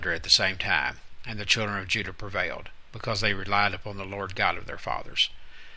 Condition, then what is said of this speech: No condition.